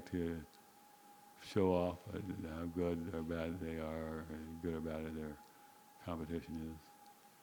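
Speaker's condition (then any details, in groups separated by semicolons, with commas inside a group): Parkinson's disease; very quiet speech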